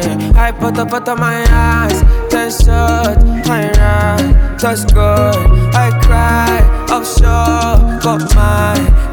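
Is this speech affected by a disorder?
No.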